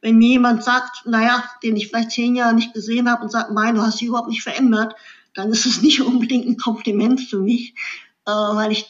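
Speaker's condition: Cleft lip and palate; infant feeding problems

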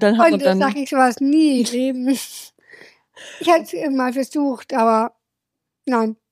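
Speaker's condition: Down syndrome; present from birth, diagnosis suspected right after birth, some limitations; age 28

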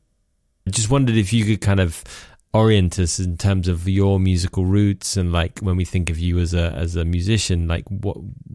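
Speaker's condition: No condition

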